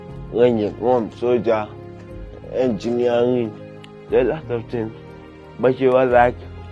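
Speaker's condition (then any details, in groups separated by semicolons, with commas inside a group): Cerebral palsy; limits movement and coordination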